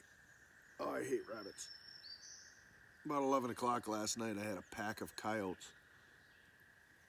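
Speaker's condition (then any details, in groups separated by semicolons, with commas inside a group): No condition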